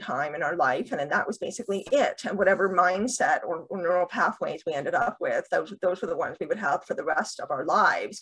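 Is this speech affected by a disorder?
Yes: deafness with cochlear implants, bilateral cochlear implants; two cochlear implants, two major implant surgeries, would be unable to communicate without implants.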